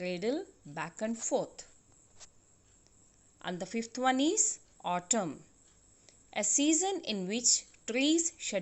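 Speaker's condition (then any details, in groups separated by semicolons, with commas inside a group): No condition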